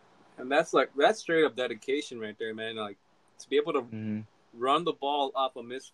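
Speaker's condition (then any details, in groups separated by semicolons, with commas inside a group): No condition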